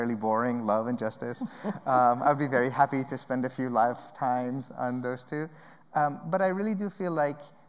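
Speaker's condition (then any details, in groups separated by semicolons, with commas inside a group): No condition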